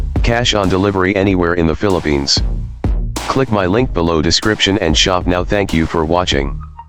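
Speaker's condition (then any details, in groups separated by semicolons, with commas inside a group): No condition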